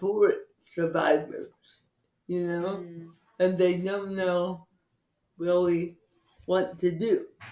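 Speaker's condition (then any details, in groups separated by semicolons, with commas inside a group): Cerebral palsy; from birth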